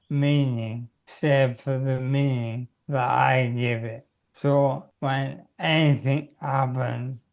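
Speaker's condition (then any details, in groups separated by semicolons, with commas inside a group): Motor neurone disease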